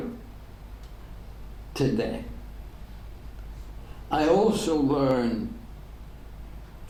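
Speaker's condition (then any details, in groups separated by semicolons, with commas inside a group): ALS; degenerative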